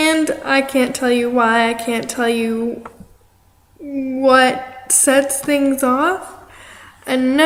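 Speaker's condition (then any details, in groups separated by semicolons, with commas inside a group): Cerebral palsy; affects arm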